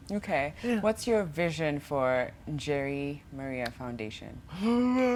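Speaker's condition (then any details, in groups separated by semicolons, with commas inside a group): No condition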